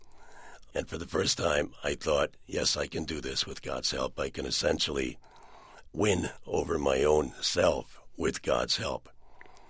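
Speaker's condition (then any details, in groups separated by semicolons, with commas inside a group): Partial laryngectomy for throat cancer; 80% larynx removed, Cleveland Clinic experimental surgery attached left neck muscles; years after surgery, voice improved, still noticeably altered, complimented as sexy; mute about two years after surgery, then sounded like Brando in the Godfather, long-term trach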